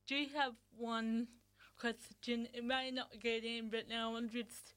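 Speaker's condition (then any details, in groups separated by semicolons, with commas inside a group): Cerebral palsy; cerebral palsy from birth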